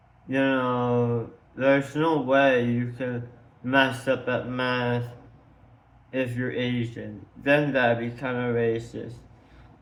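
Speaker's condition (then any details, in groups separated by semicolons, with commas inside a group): Tongue cancer surgery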